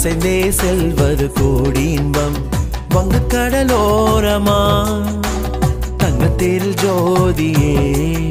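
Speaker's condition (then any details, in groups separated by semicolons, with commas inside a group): No condition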